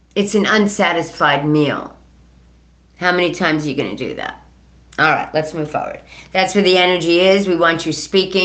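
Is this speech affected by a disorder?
No.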